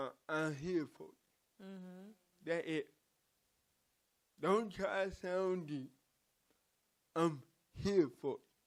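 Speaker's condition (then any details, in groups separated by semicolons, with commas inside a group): Cerebral palsy; from birth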